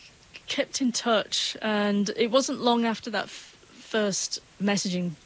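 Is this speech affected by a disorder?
Yes: stutter; long-standing stutter, formerly hid it, feared using the phone, joined British Stammering Association on John's advice; now lets herself stutter openly, talks freely with strangers; here prolonged sounds.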